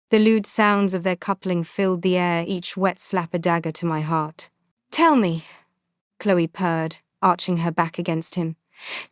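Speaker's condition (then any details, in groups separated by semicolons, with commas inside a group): No condition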